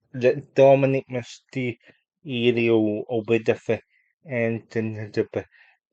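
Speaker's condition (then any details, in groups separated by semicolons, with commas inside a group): Cerebral palsy; unable to walk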